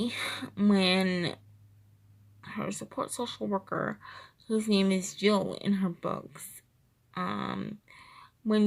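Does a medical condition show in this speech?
Yes: cerebral palsy, triplegia.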